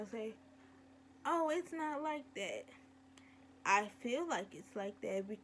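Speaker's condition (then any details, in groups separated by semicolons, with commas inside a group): Cerebral palsy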